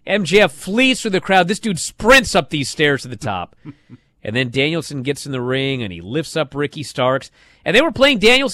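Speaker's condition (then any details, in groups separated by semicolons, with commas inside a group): No condition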